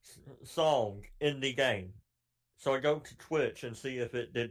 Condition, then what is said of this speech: Cleft palate. The medical issues where my voice is like, how do I put this? My voice sounds deeper than it actually is.